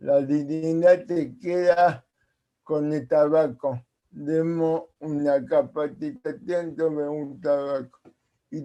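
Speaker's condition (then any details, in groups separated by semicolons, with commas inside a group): Cerebral palsy; speaks as if with potato in mouth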